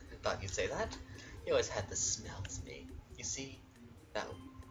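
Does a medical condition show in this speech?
No.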